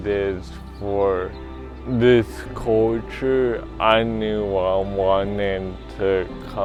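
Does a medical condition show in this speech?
Yes: cerebral palsy.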